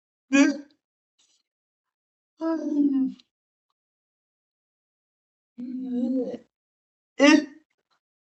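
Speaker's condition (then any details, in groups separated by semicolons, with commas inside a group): Cerebral palsy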